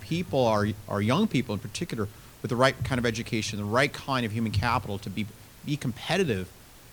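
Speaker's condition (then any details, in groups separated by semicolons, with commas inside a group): No condition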